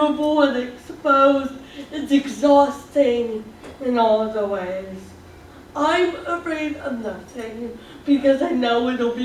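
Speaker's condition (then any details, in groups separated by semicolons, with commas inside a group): Cerebral palsy; speech slightly off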